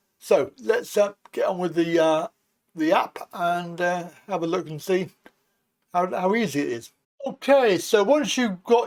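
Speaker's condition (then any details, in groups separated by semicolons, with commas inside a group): Cerebral palsy; back surgery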